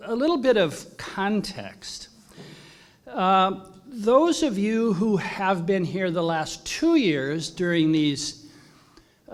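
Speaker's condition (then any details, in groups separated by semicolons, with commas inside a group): No condition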